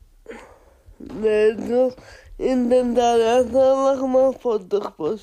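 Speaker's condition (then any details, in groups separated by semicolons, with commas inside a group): Cerebral palsy; takes photographs with adapted cameras and systems, Fundación Aspace Zaragoza project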